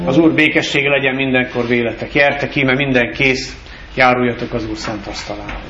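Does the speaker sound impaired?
No.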